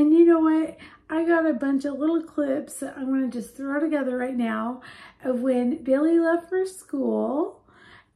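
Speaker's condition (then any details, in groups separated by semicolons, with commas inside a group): No condition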